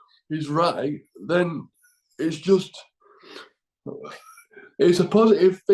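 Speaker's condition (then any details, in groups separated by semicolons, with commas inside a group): Cerebral palsy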